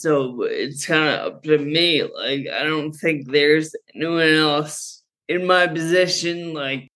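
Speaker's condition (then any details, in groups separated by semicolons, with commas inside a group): Friedreich's ataxia; muscle relaxing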